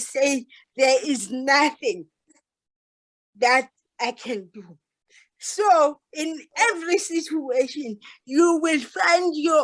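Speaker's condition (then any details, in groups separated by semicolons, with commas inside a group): Cerebral palsy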